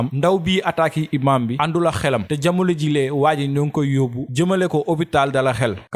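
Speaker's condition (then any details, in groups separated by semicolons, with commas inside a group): No condition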